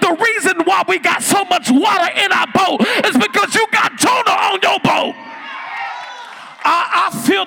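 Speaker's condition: No condition

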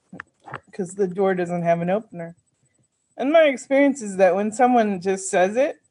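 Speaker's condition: No condition

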